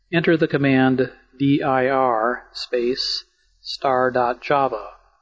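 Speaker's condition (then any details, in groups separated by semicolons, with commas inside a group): No condition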